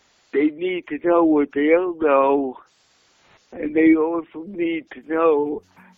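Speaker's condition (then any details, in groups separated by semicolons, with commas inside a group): Cerebral palsy; speech and mobility issues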